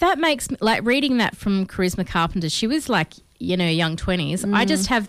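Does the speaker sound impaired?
No.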